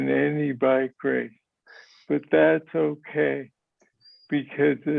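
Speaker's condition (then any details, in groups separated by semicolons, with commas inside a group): Parkinson's; DBS implant, tremor originally main symptom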